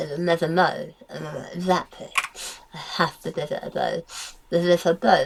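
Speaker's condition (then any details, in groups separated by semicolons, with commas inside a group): Tongue cancer; surgery, radiotherapy, immunotherapy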